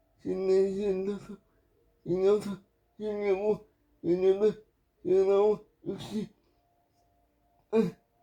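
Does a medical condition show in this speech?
Yes: brain lesion disability.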